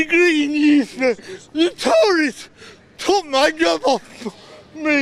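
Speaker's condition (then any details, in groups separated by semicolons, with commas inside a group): Cerebral palsy; from birth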